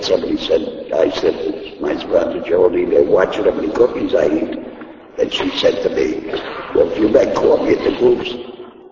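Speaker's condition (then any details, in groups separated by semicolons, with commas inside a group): Laryngectomy; needs thumb to talk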